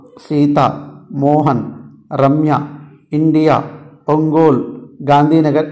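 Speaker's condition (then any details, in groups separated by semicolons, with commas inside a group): No condition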